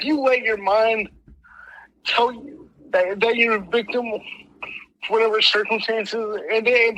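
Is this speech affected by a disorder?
Yes: mild cerebral palsy; speech impediment.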